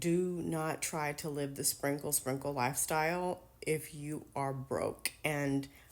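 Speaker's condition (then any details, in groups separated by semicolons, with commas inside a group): No condition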